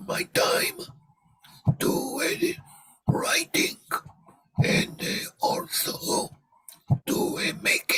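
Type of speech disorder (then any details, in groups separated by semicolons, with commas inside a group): Speech with a voice prosthesis; laryngectomy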